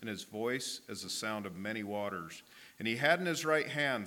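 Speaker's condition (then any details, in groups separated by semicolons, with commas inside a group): No condition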